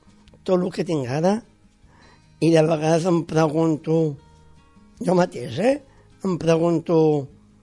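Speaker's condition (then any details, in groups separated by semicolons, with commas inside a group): Down syndrome; age 45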